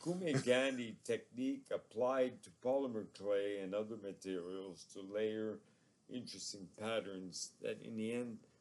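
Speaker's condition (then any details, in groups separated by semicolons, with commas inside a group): ALS; progressively crippling neurological disorder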